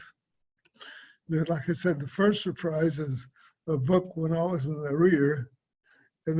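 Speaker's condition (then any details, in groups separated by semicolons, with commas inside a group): Cerebral palsy; from birth, affects gait, swallowing and speech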